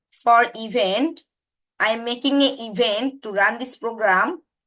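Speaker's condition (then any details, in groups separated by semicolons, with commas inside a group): No condition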